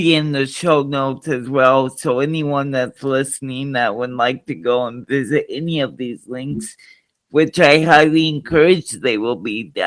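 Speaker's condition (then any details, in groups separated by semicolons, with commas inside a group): Cerebral palsy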